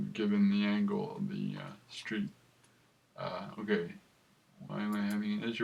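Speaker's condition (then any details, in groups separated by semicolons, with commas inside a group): Cerebral palsy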